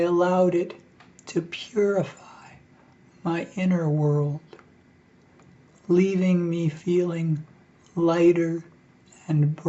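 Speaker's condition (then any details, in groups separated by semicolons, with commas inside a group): ALS; struggles to breathe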